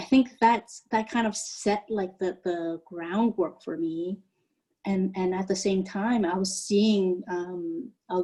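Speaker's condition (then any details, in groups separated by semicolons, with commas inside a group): No condition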